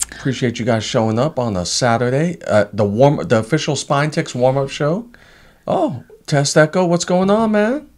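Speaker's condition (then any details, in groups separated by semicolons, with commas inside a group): No condition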